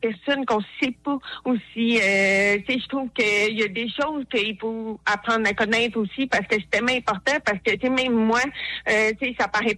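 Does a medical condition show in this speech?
Yes: hearing loss; hard of hearing, disability not very visible.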